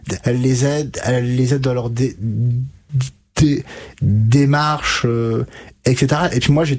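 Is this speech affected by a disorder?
Yes: stuttering; onset age 5 to 6, untreated, from about 20 several years therapy with Catherine Daubier, Nancy; age 33, about 28 years since onset, uses fluency techniques from stuttering therapy; blocks and repetitions now, from 5 to 20 could not say sentence without blocking, gestured fingers; here repeated sounds, prolonged sounds.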